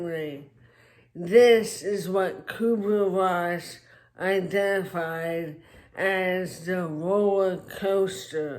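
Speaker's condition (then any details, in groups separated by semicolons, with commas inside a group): Traumatic brain injury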